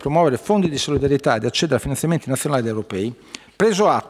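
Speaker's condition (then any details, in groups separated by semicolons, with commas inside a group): No condition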